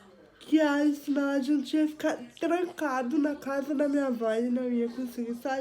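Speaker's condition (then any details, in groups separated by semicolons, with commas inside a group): Cerebral palsy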